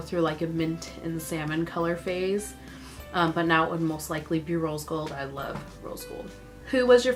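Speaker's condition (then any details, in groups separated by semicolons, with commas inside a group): No condition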